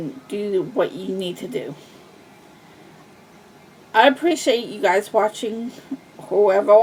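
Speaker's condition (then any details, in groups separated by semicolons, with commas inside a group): Cerebral palsy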